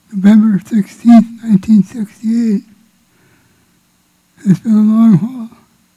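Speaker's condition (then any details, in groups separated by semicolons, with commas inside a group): Parkinson's; a little shaky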